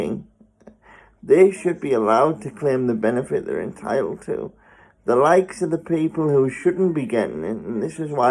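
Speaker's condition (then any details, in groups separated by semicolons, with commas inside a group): Spastic cerebral palsy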